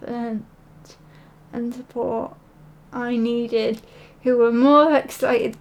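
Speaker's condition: Cerebral palsy

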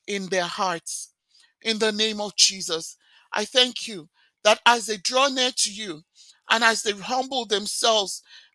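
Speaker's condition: No condition

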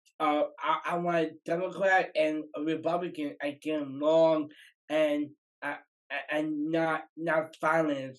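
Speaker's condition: Down syndrome; extra 21st chromosome

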